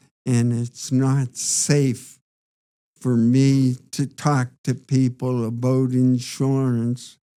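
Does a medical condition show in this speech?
Yes: Parkinson's disease.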